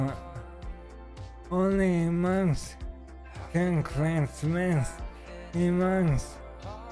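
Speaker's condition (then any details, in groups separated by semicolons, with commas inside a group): ALS; stem cell treatment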